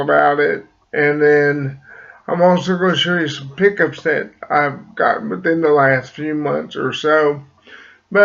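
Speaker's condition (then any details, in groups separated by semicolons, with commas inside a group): Cerebral palsy; slight speech impediment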